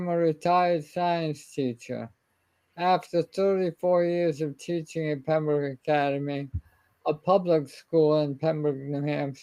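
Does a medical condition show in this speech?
Yes: ALS; limb onset sporadic form.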